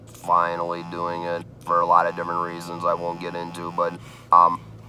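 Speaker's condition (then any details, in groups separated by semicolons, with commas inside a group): Laryngeal cancer laryngectomy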